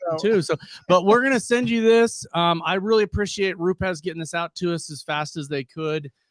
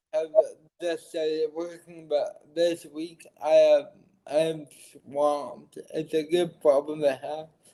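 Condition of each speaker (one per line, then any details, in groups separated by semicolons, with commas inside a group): No condition
Cerebral palsy; diagnosed after cardiac arrest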